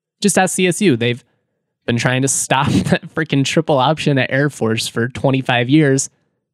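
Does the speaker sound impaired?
No.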